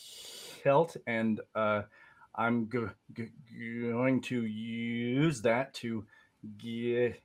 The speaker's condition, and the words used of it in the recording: Stuttering. But then a lot of the turbulence, I should say before I continue, I have a stutter.